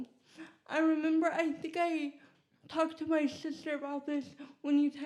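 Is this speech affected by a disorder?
Yes: cerebral palsy; core and balance affected, manual wheelchair, slow handwriting.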